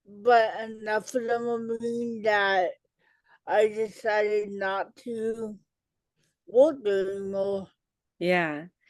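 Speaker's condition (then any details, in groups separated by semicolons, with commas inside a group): Cerebral palsy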